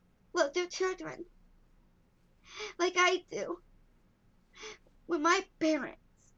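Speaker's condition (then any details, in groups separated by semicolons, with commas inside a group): Down syndrome; lifelong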